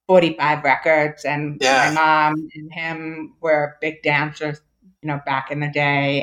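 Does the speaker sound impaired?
Yes: deafness; born with moderate to severe hearing loss, diagnosed as toddler, hearing aids, then esteem implant; permanently deaf without implants, two cochlear implants after esteem implant battery died after ten years.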